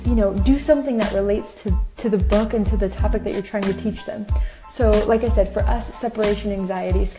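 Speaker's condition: No condition

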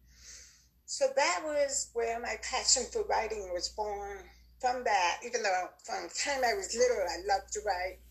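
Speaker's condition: Deafness; born with normal hearing

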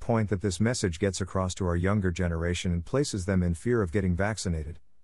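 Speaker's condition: No condition

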